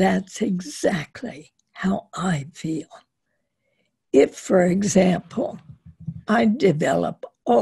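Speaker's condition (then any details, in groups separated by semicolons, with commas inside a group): Spasmodic dysphonia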